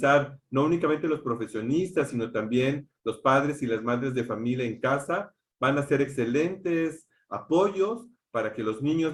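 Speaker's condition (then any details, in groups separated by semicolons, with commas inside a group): No condition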